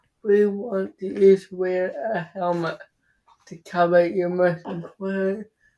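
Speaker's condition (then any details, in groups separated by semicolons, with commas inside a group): Cerebral palsy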